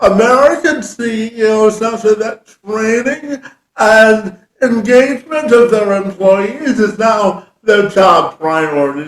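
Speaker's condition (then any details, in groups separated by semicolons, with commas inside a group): Cerebral palsy; severe, cannot walk unassisted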